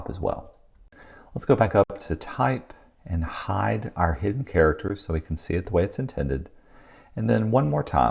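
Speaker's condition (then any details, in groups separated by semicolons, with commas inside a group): No condition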